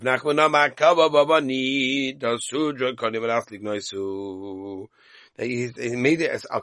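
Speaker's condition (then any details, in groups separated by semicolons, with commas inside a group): No condition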